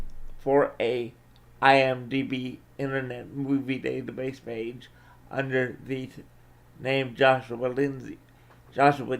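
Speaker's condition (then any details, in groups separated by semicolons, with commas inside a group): Cerebral palsy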